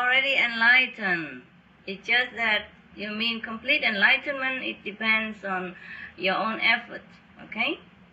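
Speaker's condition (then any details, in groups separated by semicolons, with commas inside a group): No condition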